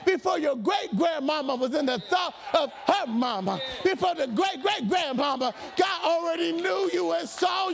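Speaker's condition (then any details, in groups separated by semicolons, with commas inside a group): No condition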